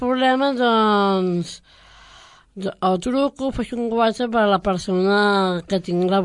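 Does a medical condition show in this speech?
Yes: Down syndrome; congenital.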